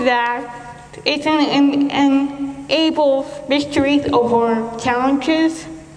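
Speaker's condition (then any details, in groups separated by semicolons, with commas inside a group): Cerebral palsy; apraxia, works on loudness, speed, repetition, speech sounds different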